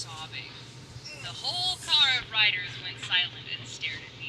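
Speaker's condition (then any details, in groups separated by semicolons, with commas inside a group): No condition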